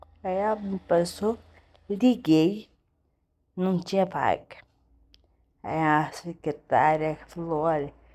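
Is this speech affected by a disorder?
Yes: cerebellar ataxia; about 5 years since onset, age 52, wheelchair, physiotherapy, medication.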